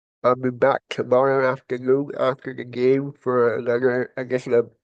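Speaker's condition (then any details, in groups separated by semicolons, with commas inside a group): Cerebral palsy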